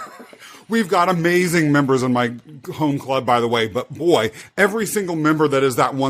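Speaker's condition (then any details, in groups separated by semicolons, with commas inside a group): No condition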